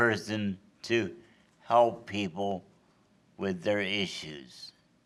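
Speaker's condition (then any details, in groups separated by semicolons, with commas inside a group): Cerebral palsy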